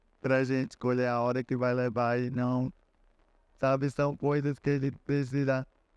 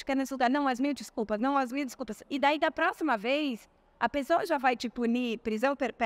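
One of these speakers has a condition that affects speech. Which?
The first: cerebral palsy; meningitis at age three; relearned talking after onset.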